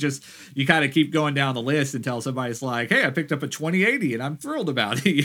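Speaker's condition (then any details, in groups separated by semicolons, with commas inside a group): No condition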